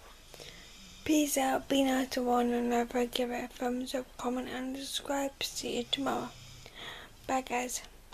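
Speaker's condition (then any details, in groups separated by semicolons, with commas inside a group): Cerebral palsy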